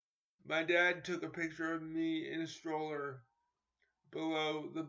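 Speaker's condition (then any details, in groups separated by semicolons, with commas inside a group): Cerebral palsy; stroller in early childhood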